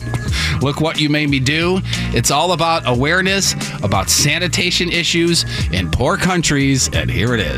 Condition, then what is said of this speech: No condition.